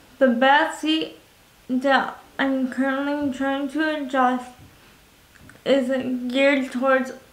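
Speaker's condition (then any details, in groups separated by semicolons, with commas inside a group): Cerebral palsy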